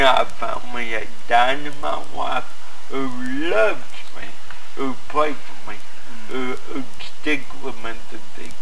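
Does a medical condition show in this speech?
Yes: cerebral palsy.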